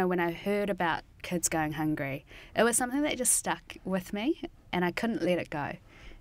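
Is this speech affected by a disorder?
No.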